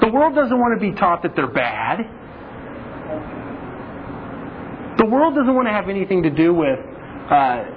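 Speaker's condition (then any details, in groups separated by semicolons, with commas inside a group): No condition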